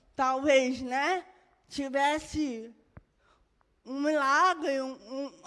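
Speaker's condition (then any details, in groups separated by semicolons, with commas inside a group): Cerebral palsy; birth brain injury; moderate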